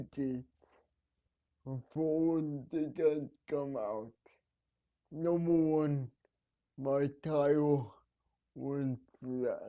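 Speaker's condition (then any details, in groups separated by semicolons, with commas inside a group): Cerebral palsy; needs help at night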